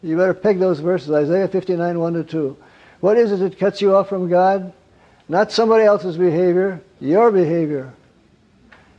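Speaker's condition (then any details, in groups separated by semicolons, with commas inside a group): Parkinson's; wakes at night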